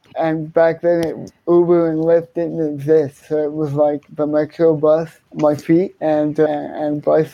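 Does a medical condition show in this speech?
Yes: cerebral palsy, hemiplegia.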